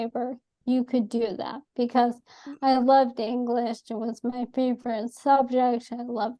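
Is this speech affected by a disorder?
Yes: ALS; atypical case.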